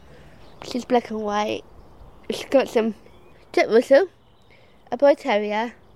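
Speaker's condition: Down syndrome; had operation for hole in the heart

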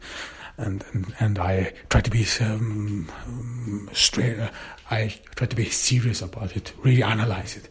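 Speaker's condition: Stuttering; cause unknown, only one in family who stutters, german mother tongue, born in austria; speaking improved through regular podcasting, self-perceived; stutters less the more speaking is done; prolonged sounds, blocks

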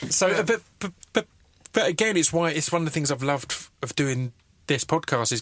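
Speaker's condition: Stutter; stutter since childhood, linked to near-drowning in sea as child, cause learned years later; repeated sounds

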